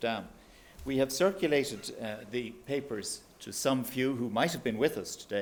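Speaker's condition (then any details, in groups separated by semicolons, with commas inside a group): No condition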